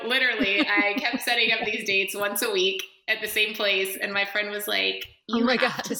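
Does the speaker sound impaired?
No.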